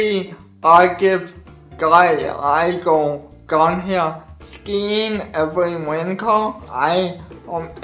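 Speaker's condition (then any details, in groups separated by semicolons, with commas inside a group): Cerebral palsy; wheelchair user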